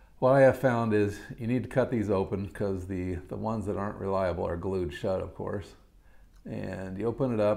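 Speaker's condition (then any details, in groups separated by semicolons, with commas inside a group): No condition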